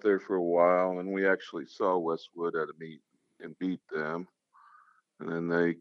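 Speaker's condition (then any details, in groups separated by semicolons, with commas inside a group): No condition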